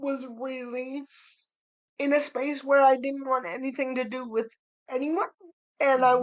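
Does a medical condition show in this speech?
Yes: cerebral palsy; spastic cerebral palsy.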